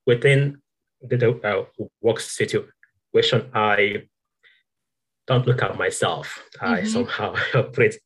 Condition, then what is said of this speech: Stuttering. So I was stuttering, but when I block and it gets bad, it's because of what's inside me, the whole fear, shame that